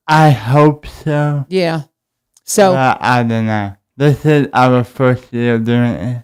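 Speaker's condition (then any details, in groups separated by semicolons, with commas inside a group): Cerebral palsy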